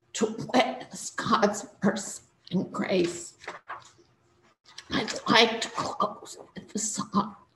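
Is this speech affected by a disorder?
Yes: spasmodic dysphonia; trouble speaking, unable to speak normally, voice produced in spasms.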